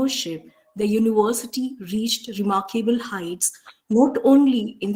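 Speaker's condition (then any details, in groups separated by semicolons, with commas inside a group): No condition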